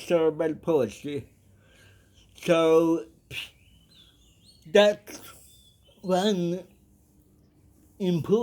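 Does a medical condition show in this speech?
Yes: cerebral palsy.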